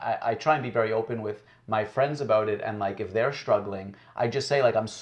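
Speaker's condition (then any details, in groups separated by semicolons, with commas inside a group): No condition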